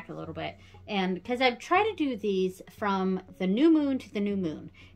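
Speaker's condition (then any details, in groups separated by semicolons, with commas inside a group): No condition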